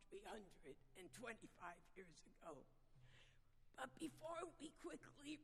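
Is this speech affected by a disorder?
Yes: vocal dysphonia; noticeably sultry voice.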